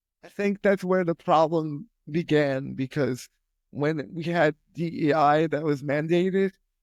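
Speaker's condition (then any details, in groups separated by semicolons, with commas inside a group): Spastic quadriplegia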